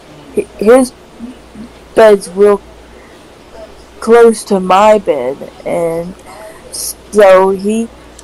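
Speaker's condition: Stutter; past speech therapy alongside Kizzy, much greater speech difficulty earlier; still some speech trouble; stutter called bad by speech therapist, told to slow down, already talks slowly; repeated sounds, prolonged sounds, blocks

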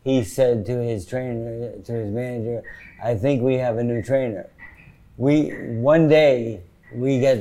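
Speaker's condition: Parkinson's disease; sometimes

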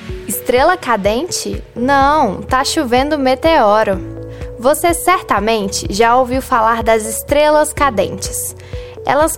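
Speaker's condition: No condition

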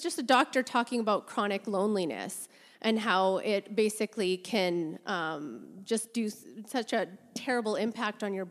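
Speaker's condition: No condition

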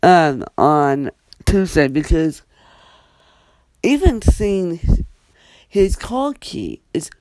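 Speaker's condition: Cerebral palsy

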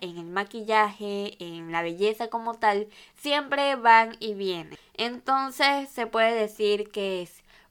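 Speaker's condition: Cleft lip and palate; congenital cleft lip and cleft palate, two operations, Operación Sonrisa credited, visible lip scar, altered nose shape

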